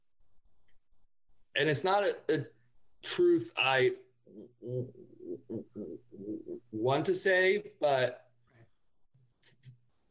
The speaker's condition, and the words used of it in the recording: Stuttering. And so when I have to introduce myself, that's always a big moment of anxiety, just because I know it's going to happen.